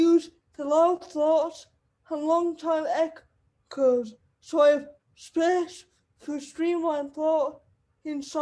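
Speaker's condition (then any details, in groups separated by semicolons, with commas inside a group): Cerebral palsy; wheelchair user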